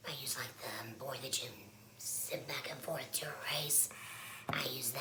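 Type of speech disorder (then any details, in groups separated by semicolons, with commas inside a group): Speech with a voice prosthesis; laryngectomy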